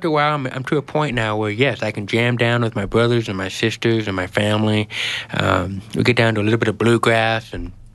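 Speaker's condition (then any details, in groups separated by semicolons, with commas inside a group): Genetic hearing loss; congenital genetic 90% hearing loss inherited from father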